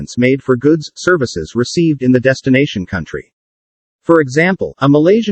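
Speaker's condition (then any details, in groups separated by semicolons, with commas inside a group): No condition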